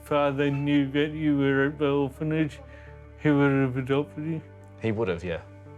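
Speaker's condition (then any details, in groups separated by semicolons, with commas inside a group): Cerebral palsy; mild form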